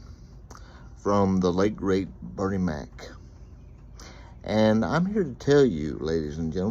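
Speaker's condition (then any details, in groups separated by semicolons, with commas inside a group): Cerebral palsy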